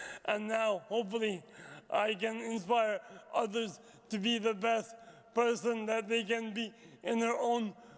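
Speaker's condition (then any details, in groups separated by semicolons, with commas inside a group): Traumatic brain injury; initially could not speak or eat, still improving speech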